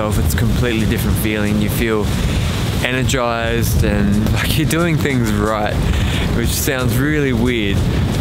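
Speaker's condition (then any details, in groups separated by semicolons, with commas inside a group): No condition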